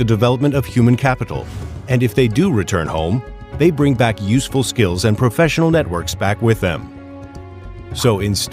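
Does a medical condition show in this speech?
No.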